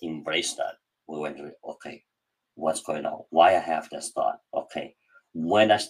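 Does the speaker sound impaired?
Yes: cleft palate; cleft palate since childhood, speech practiced for many hours at home over years; rehearses every word many times before speaking; hard to speak growing up, could not say every word even in high school, mocked for speech.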